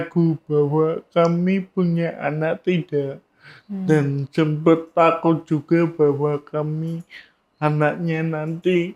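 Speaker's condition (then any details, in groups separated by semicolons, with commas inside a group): Cerebral palsy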